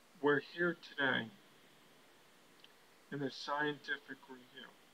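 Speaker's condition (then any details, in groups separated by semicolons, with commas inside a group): ALS; six years since first symptoms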